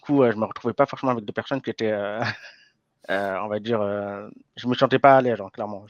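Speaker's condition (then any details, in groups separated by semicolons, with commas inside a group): Hearing impairment from birth, congenital; slight effect on speech noticeable now and then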